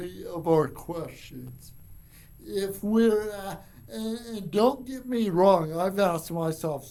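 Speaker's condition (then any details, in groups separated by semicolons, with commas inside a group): Cerebral palsy; from birth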